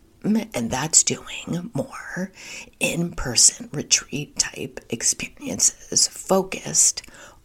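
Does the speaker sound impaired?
Yes: spasmodic dysphonia; diagnosed seven months ago.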